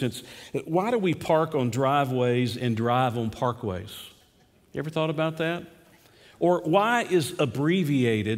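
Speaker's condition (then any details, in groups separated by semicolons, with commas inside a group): No condition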